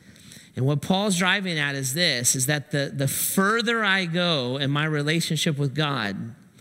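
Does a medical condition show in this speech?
No.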